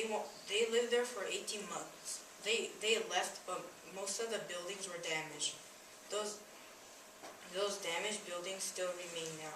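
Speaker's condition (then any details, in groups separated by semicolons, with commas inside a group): No condition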